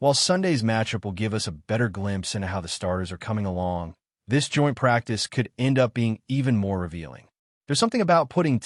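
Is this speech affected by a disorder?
No.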